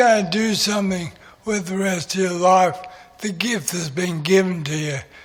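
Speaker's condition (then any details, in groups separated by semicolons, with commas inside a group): MND; voice is going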